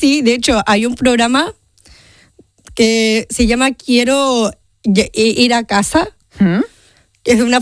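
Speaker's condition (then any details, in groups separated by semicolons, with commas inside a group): Down syndrome; genetic condition, from birth, 30 years old, mother prioritized leisure over therapy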